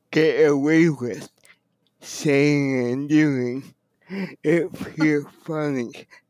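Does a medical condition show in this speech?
Yes: cerebral palsy; wheelchair user, can walk short distances with help; speech affected by cerebral palsy, others worried listeners would not understand.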